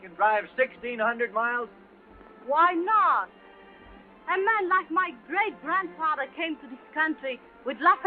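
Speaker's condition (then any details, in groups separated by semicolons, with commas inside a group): No condition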